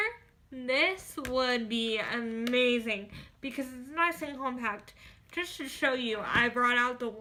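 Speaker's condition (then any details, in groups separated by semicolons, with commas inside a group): Cerebral palsy, spastic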